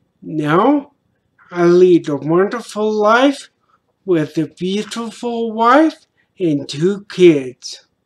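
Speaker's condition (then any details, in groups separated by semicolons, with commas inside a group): Traumatic brain injury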